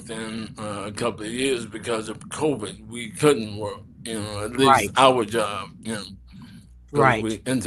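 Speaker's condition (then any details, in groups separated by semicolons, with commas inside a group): ALS; bulbar onset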